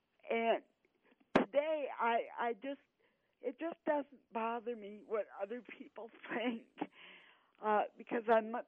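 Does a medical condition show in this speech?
Yes: cerebral palsy; since birth; 18 years of speech therapy.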